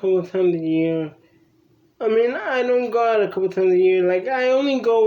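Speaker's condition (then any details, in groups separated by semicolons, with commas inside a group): Cerebral palsy; from birth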